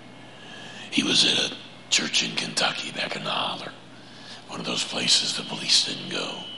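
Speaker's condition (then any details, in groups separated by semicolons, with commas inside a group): Laryngeal cancer; prosthesis speech planned after laryngectomy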